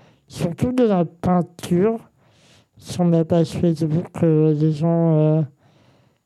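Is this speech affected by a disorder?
Yes: congenital muscular dystrophy; present from birth, genetic protein-related cause, muscles stayed thinner and weaker; uses graphic tablet with Krita software for digital painting.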